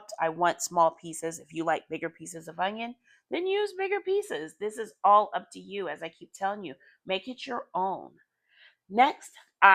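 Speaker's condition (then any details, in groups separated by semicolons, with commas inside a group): No condition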